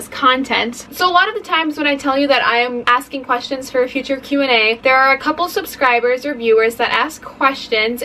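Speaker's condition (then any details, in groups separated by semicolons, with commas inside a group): No condition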